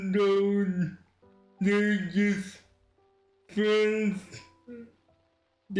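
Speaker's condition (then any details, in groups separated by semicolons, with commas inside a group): Cerebral palsy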